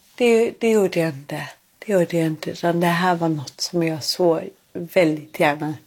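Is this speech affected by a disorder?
Yes: cerebral palsy; born without heartbeat.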